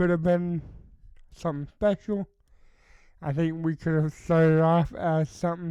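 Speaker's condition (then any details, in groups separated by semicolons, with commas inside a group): Cerebral palsy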